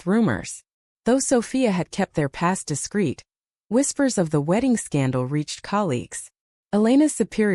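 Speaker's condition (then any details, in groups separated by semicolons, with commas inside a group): No condition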